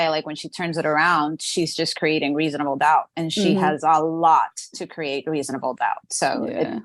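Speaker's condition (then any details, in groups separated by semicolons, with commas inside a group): No condition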